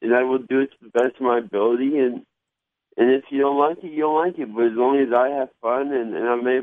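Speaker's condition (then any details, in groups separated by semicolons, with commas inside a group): Cerebral palsy; mild slur, varies by day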